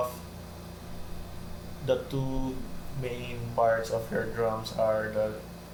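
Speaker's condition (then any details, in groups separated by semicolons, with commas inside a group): No condition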